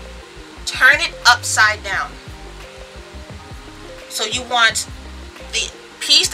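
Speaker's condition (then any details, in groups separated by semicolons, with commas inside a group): No condition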